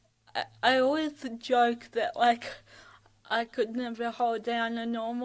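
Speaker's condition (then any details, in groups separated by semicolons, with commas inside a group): Cerebral palsy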